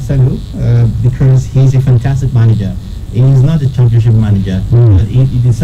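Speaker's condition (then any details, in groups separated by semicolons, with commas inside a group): No condition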